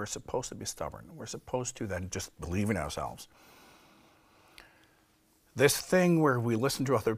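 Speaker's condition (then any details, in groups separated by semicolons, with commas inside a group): No condition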